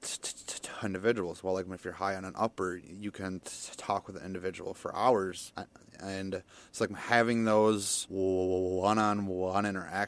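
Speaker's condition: Stutter; stutter since childhood, at least age 8, physically bullied for it; still stutters, public speaking and live energy healing sessions still hard, some days easier; no stutter when drunk from age 13, or high on stimulants after 24 hours awake; repeated sounds, prolonged sounds

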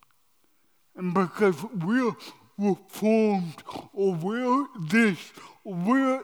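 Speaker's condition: Cerebral palsy; doctors predicted no walking or talking

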